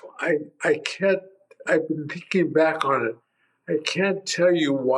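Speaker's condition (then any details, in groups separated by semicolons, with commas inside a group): Primary lateral sclerosis; tongue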